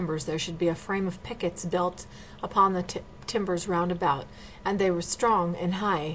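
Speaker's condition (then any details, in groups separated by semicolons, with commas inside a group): No condition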